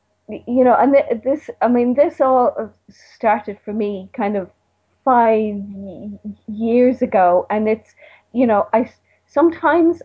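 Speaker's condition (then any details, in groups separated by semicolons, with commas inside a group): Stuttering; covert stutter, extremely covert, hid stuttering with tricks, often appeared not to stutter, fluency at huge cost; still a bit covert, uses tricks sometimes, attends self-help group, did week-long intensive course; little overt stuttering; prolonged sounds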